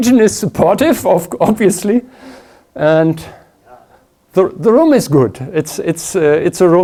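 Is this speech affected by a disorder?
No.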